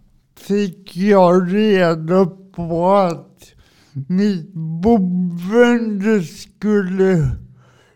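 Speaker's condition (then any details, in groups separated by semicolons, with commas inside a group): Cerebral palsy; from birth, drives adapted car, adaptation applied for via Försäkringskassan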